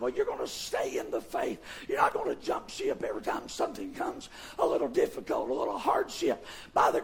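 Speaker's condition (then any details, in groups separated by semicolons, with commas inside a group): Vocal fold paralysis; pushes much air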